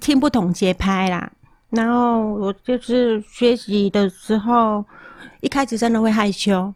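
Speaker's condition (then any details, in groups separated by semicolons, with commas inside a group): Moderate-to-severe hearing loss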